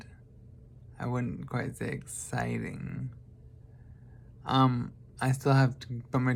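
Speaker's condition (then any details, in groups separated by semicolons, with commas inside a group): Traumatic brain injury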